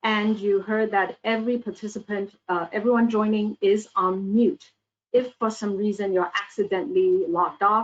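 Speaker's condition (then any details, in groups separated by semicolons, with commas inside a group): No condition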